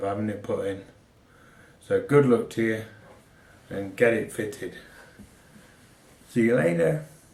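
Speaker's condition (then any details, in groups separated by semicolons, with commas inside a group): MND; failing voice, slowed speech, frequent coughing, throat clearing, phlegm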